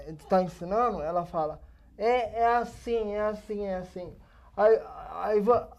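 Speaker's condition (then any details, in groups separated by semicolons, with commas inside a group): Cerebral palsy; age 27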